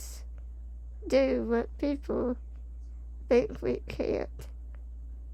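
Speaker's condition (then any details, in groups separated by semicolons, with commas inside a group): Spinal muscular atrophy type 2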